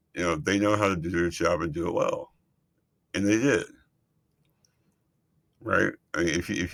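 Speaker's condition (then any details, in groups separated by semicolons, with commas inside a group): Multiple system atrophy; central hypoventilation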